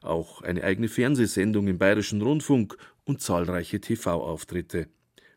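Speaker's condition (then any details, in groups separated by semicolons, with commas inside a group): No condition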